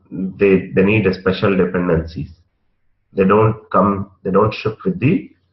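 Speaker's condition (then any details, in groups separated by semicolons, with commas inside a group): No condition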